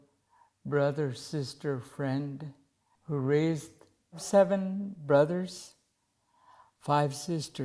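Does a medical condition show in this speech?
Yes: cerebral palsy; present from birth, late diagnosis.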